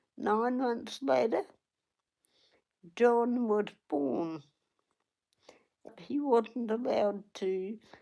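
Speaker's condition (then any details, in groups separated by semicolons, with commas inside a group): Cerebral palsy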